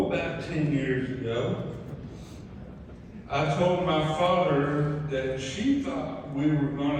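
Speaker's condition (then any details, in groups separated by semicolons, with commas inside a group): ALS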